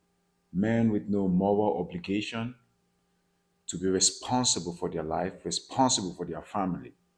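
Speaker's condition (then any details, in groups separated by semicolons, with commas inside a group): No condition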